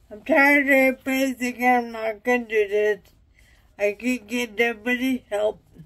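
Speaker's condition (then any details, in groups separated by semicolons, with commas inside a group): Traumatic brain injury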